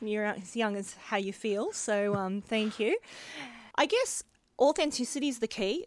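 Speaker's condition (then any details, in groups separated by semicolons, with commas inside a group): Bilateral cleft lip and palate; congenital bilateral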